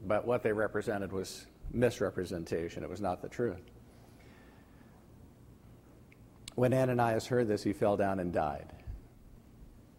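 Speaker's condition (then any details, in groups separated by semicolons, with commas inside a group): No condition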